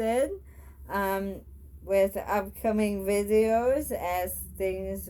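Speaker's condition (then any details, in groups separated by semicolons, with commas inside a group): Bulbar onset ALS; slurred speech, slow tongue movement, throat irritation when eating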